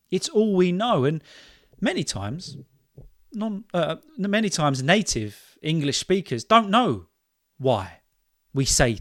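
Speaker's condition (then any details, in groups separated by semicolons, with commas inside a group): No condition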